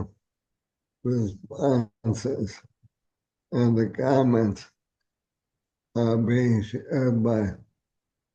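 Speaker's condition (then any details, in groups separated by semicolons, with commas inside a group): ALS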